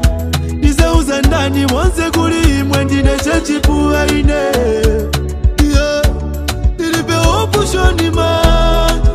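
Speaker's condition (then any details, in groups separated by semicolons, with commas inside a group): No condition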